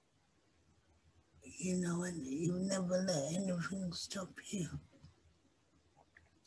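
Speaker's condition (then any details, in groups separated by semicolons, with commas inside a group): Cerebral palsy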